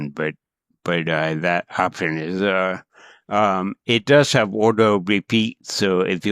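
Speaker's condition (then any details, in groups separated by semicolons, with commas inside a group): Cerebral palsy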